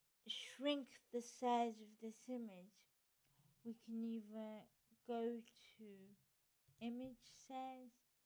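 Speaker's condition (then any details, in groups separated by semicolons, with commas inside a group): Cerebral palsy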